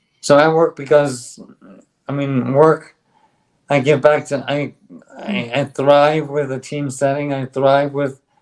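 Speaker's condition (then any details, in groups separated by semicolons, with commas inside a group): ALS; on drug, stronger bite, speaks better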